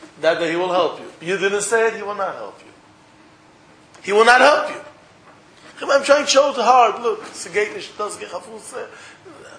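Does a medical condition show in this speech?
No.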